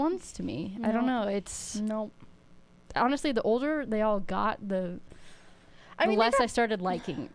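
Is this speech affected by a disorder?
No.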